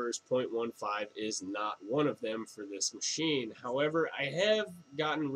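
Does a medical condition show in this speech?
No.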